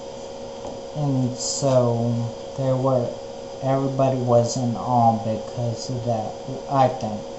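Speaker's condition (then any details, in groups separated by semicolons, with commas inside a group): Spinocerebellar ataxia; cerebellar degeneration, affects balance and voice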